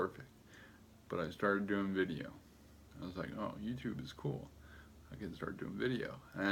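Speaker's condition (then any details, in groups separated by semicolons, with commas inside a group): Cerebral palsy; affects gait and walking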